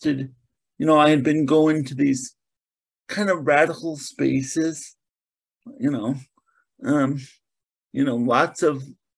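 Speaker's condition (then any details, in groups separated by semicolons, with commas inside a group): Cerebral palsy; stiff as infant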